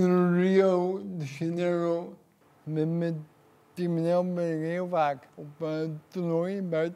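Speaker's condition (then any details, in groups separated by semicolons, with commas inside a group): Cerebral palsy; some difficulty talking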